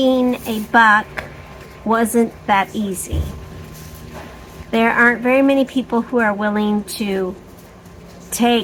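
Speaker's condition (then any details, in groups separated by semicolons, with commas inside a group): No condition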